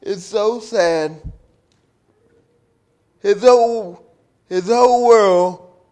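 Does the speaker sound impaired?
Yes: cerebral palsy; carried by parents and friends since birth.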